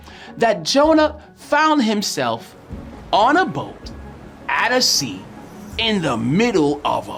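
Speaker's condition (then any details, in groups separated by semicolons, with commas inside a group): No condition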